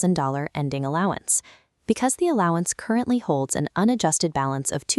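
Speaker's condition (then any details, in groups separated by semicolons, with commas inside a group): No condition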